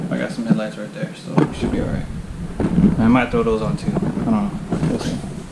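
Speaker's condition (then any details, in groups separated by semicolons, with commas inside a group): No condition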